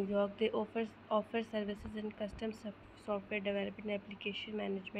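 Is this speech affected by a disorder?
No.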